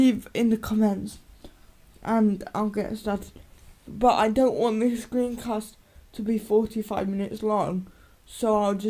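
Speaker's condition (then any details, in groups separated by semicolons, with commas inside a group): Cerebral palsy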